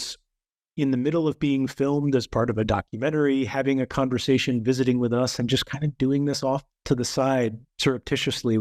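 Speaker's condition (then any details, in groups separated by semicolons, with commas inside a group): No condition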